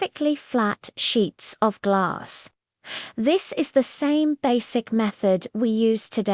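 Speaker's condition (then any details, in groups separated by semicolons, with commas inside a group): No condition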